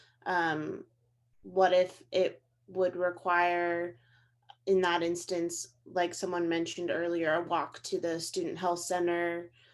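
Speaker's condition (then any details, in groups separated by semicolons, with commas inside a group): No condition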